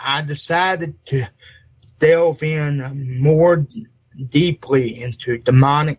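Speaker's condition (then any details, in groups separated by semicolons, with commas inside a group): Cerebral palsy; uses electric wheelchair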